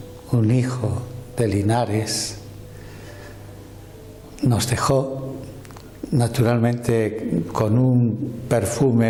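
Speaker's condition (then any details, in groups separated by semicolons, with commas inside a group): No condition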